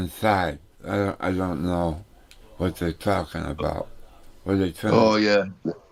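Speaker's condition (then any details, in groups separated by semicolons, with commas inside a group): Tongue cancer; tongue tumor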